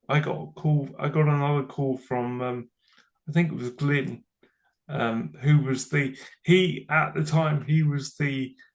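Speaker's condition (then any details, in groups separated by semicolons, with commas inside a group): Cerebral palsy; from birth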